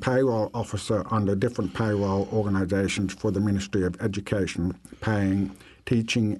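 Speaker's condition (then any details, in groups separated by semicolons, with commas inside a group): Deafness; attended Atlanta Speech School and Druid Hills High School in America until 16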